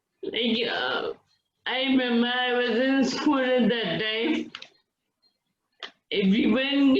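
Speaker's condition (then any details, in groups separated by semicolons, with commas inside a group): Friedreich's ataxia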